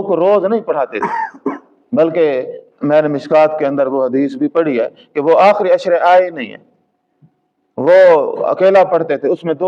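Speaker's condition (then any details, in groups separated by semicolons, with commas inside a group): No condition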